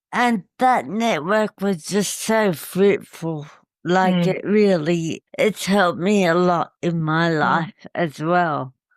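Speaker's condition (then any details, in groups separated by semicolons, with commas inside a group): Cerebral palsy; uses wheelchair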